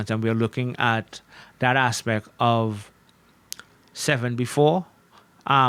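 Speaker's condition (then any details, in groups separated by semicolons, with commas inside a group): No condition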